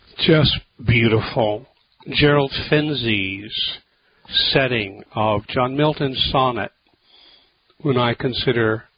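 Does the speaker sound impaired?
No.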